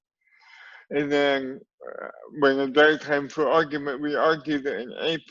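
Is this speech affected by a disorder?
Yes: cerebral palsy.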